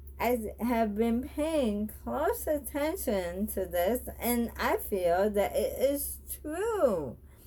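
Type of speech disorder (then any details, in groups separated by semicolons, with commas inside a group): Bulbar dysarthria; bulbar onset ALS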